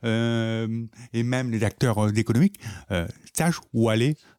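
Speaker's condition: Profound deafness from birth, congenital

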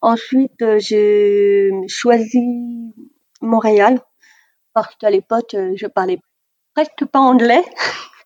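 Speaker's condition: Deafness; deaf since childhood, diagnosed age four, hearing aids since four, from extreme prematurity, neonatal resuscitation; severe-to-profound, worsened from moderate-severe, progressive, not hereditary, hearing dog Lucky for four years; oralist, uses some sign language

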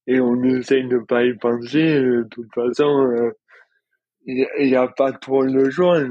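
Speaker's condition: Dystonia; more pain before injection

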